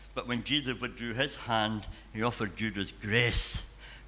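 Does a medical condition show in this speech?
Yes: cleft palate and cleft lip.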